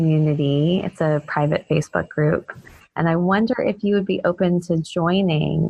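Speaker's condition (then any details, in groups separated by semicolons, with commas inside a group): No condition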